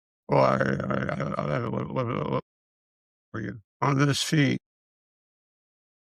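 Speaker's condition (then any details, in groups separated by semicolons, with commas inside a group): Multiple system atrophy; parkinsonian type, autonomic failure, central hypoventilation, tremor, rigidity, incoordination; five years since onset, impaired mobility, falls; throat first symptom, slurred speech, swallowing difficulty, laryngeal spasm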